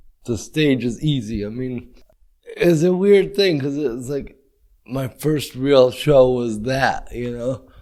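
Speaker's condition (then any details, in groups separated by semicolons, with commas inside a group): Cerebral palsy; brain injury, present from birth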